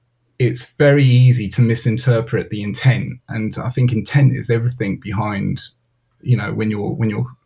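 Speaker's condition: No condition

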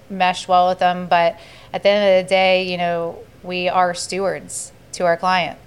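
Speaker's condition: No condition

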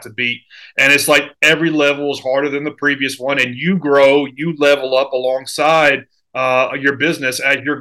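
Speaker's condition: No condition

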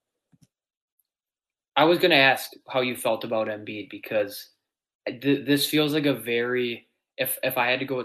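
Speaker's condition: No condition

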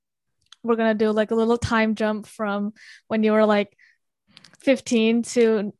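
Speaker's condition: No condition

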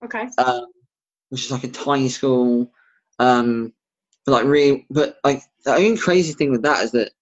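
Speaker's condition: Bilateral cleft lip and palate; congenital, severe

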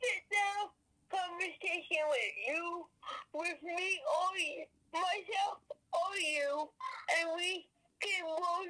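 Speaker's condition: Cerebral palsy; therapy since infancy; ongoing therapy, doctor tests of progress

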